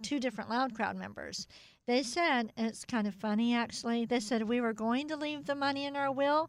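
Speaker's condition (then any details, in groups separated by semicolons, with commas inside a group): Cleft palate; must concentrate to make speech clear enough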